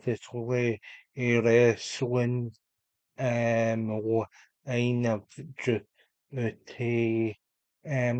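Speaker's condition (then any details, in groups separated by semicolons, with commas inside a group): Cerebral palsy; unable to walk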